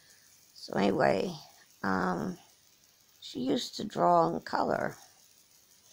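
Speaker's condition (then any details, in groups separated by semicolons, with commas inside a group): Cerebral palsy; from birth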